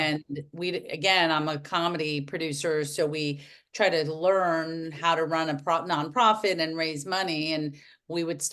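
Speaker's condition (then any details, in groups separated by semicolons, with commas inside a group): No condition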